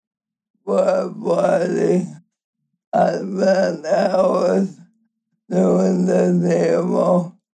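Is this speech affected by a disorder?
Yes: ALS; cannot use arms, cannot walk, uses Tobii Dynavox speech-generating device; communicates softly, Tobii Dynavox translates words, host repeats and sometimes reads words.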